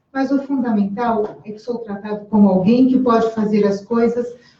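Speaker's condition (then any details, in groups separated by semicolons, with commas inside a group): No condition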